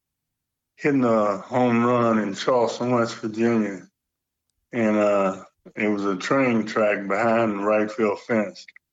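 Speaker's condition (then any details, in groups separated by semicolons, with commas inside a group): Parkinson's; Parkinson's disease for quite a while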